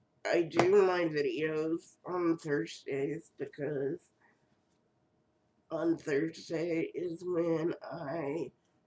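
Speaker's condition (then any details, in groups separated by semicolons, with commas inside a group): Cerebral palsy; first word not said quite right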